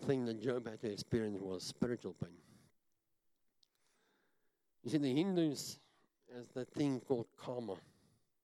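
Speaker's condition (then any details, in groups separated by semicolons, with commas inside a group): Cleft palate; numerous operations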